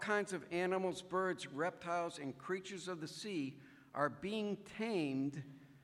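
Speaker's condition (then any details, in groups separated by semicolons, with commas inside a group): No condition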